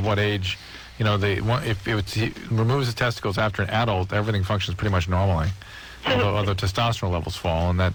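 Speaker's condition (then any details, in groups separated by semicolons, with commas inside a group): No condition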